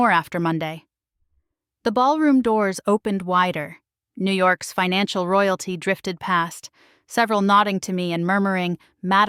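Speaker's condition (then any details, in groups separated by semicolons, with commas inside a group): No condition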